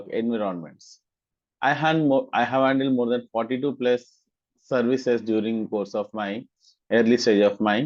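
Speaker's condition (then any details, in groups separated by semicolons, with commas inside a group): No condition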